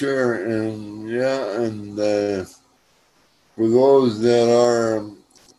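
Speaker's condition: Cerebral palsy; present from birth

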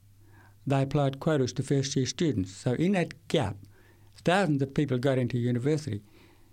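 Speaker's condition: Severe to profound hearing loss, acquired, from meningitis at age 8; uses hearing aids

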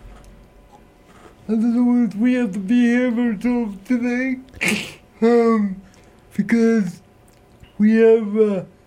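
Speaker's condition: Cerebral palsy

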